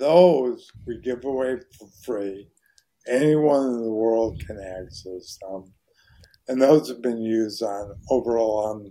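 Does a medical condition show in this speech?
Yes: ALS; voice very hoarse.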